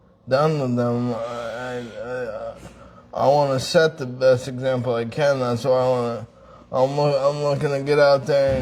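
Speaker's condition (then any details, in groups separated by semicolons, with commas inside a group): Traumatic brain injury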